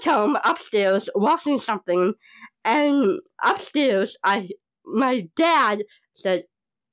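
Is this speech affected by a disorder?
Yes: Down syndrome; past knee surgery with metal piece in knee, long hospital stay.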